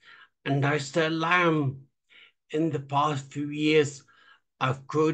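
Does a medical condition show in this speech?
Yes: traumatic brain injury.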